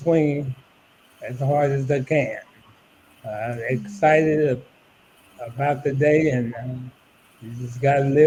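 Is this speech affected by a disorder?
Yes: ALS; about eight years since diagnosis.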